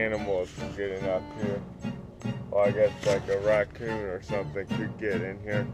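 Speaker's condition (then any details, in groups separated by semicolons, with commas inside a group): Cerebral palsy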